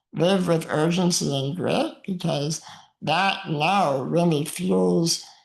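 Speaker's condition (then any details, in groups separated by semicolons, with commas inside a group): Muscular dystrophy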